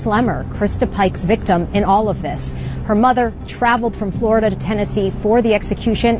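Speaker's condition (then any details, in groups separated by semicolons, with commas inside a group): No condition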